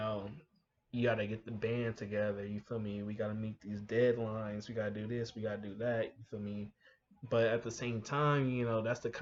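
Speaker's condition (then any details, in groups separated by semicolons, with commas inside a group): No condition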